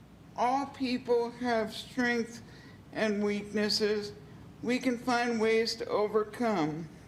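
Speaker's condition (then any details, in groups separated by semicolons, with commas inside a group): Cerebral palsy; has worked on speaking skills, more confident speaking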